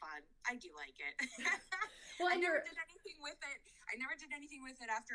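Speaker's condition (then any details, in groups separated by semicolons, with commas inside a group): No condition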